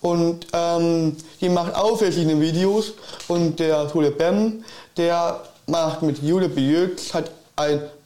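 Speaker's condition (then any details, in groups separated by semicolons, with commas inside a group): Down syndrome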